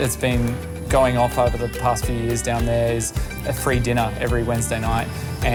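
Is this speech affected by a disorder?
No.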